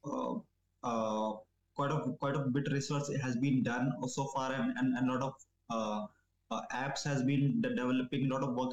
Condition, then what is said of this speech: Stuttering. And, you know, even I'm getting better in English because I used to stammer more